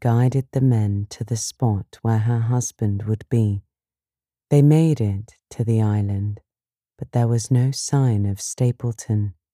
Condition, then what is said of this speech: No condition.